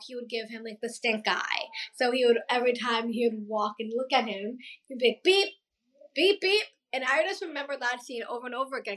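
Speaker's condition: Down syndrome; past speech therapy

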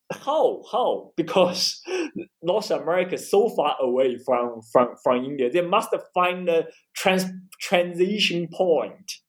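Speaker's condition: No condition

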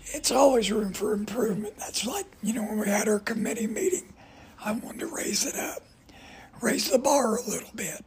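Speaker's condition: Voice damage from cancer; voice box destroyed by cancer

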